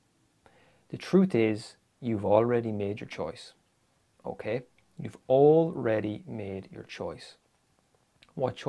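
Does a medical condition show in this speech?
No.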